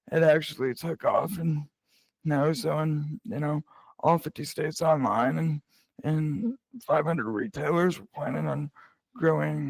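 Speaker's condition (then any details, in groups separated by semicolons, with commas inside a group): Cerebral palsy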